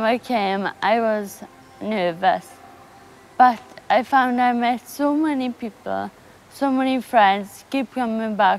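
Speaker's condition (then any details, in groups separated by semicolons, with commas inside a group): Ataxia; wheelchair since about 14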